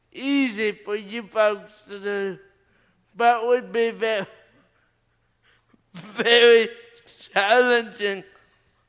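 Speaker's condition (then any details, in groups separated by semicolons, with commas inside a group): Cerebral palsy; arm paralysis with muscle contraction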